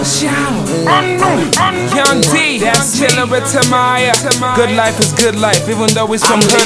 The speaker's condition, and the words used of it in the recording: No condition.